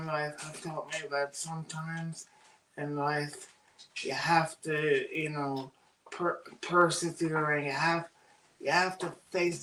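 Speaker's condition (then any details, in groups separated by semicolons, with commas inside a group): Cerebral palsy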